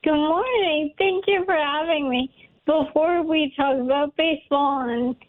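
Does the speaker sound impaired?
Yes: ALS; diagnosed a while back.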